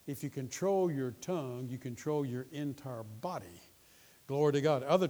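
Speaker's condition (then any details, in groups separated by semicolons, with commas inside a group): No condition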